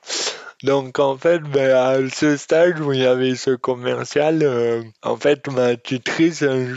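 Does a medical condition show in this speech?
Yes: dystonia; congenital.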